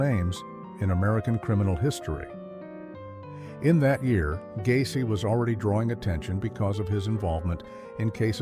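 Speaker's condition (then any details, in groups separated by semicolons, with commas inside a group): No condition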